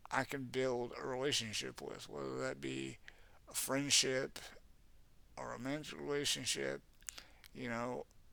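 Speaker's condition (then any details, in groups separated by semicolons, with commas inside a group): Cerebral palsy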